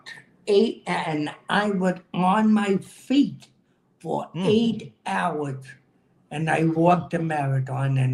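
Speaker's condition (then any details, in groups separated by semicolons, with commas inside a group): Cerebral palsy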